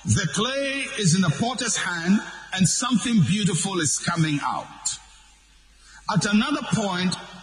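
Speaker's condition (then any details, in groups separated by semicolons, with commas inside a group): No condition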